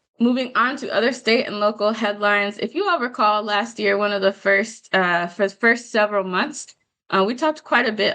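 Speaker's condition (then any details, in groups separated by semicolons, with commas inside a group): No condition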